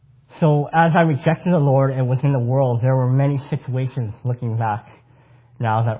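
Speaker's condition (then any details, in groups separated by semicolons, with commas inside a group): Cleft palate; congenital cleft palate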